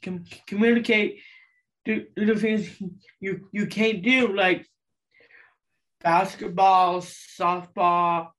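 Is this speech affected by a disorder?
Yes: Down syndrome; adult of 25.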